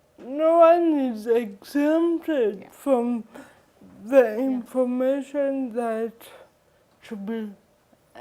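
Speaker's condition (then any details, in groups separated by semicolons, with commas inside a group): Cerebral palsy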